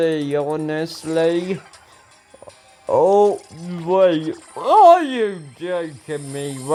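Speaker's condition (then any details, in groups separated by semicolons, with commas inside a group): Ataxia; speech recently worse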